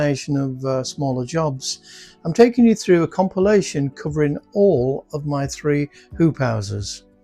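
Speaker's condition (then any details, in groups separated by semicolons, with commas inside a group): No condition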